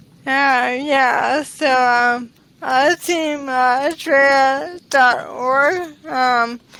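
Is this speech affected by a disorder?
Yes: ALS; speech-to-text fails to understand, types very slowly.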